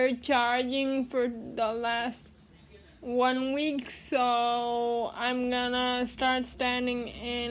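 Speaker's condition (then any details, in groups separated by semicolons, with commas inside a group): Cerebral palsy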